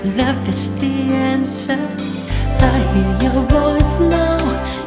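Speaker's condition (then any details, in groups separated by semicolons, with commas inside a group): No condition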